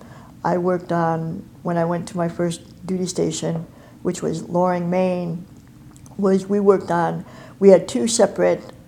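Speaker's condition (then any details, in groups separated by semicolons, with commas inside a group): Cleft palate and cleft lip; congenital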